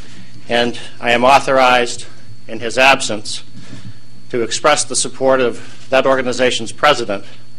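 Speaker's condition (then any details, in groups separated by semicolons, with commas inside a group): No condition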